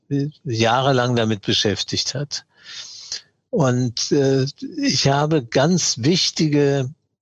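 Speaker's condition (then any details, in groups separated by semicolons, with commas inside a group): Parkinson's disease; once put down to stage fright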